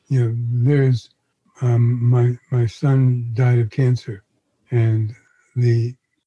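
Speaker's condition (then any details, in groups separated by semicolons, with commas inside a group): Parkinson's disease; confirmed by neurologist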